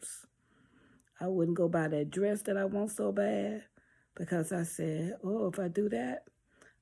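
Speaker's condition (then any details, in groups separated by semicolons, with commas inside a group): No condition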